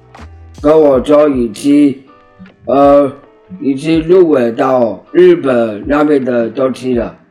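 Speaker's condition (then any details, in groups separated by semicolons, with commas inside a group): Down syndrome; congenital, sensory integration and muscle stimulation exercises from age zero, slower movements than other children; articulation less clear in Down syndrome children per mother, some word repetitions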